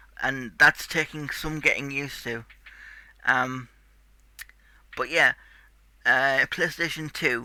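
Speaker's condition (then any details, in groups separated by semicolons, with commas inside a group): Cerebral palsy; tight muscles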